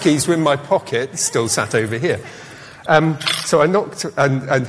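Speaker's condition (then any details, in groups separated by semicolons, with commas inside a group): No condition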